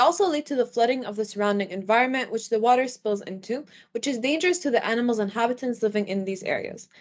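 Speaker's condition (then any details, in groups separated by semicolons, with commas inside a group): No condition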